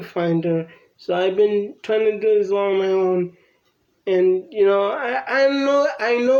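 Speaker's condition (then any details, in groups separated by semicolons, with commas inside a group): Cerebral palsy; from birth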